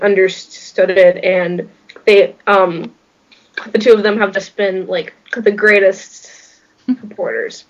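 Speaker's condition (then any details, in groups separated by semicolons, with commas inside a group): Stuttering; stuttering since about age 3, father also stutters; age 16, 13 years since onset, ineffective school therapy, now stuttering-trained professional, friends support group conventions; prolonged sounds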